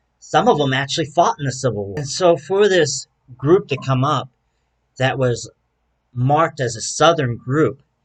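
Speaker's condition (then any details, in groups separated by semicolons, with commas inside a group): No condition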